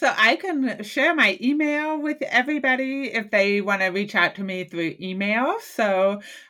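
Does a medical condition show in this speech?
Yes: hearing loss; lifelong hearing loss since childhood, hearing aid and cochlear implant; currently uses hearing aid and cochlear implant.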